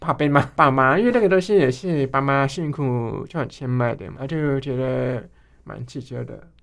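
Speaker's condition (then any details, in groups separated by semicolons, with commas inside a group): Hearing loss; hearing loss from enlarged vestibular aqueduct, long auditory-speech training with therapist 蘇心怡 into junior high, electronic hearing device; articulation clear enough, too fast, speeds up and loses breath when absorbed, heavy nasality, mistaken for overseas student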